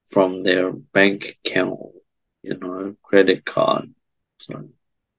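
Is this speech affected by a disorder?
Yes: cerebral palsy.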